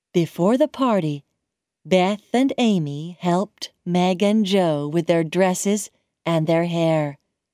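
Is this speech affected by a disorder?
No.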